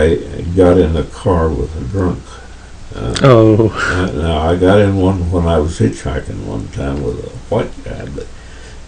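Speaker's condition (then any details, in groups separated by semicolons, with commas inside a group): Parkinson's; tremors as early symptom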